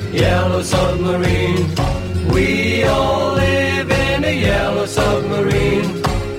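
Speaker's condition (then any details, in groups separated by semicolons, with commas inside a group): No condition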